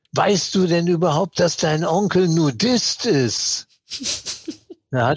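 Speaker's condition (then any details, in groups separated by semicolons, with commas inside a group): Parkinson's disease; years of tremor before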